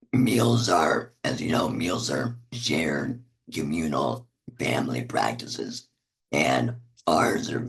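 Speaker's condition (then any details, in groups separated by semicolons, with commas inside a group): Laryngectomy; voice box removed, tracheal neck stoma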